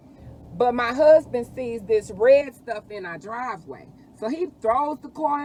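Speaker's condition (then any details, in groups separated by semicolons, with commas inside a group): No condition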